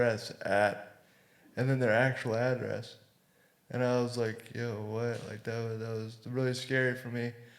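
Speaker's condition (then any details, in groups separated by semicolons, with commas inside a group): Cerebral palsy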